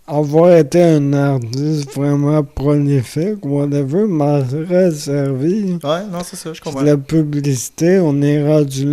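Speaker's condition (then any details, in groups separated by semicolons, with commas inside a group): Amyotrophic lateral sclerosis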